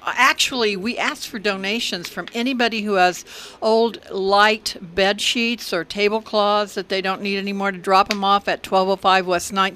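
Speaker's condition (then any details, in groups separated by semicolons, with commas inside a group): No condition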